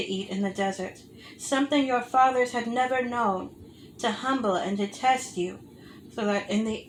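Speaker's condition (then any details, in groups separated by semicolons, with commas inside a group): No condition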